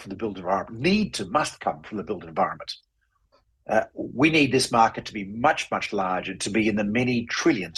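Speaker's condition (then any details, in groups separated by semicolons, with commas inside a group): No condition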